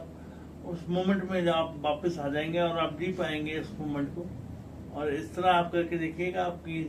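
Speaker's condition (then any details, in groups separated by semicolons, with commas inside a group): Cerebral palsy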